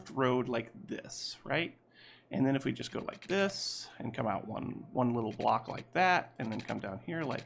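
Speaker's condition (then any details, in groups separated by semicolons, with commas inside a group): No condition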